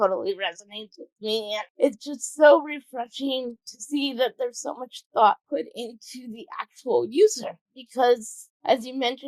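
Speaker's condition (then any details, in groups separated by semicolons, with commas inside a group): Cerebral palsy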